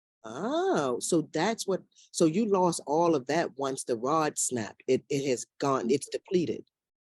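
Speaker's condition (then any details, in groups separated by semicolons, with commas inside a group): No condition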